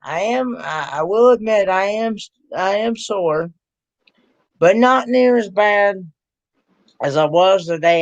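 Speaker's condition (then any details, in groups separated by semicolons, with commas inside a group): Cerebral palsy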